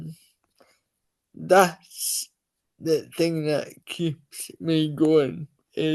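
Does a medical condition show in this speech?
Yes: cerebral palsy.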